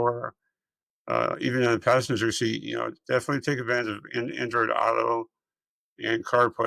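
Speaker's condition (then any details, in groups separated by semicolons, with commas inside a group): Multiple system atrophy; central hypoventilation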